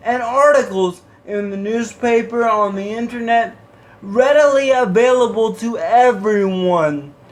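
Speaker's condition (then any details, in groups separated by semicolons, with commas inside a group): Cerebral palsy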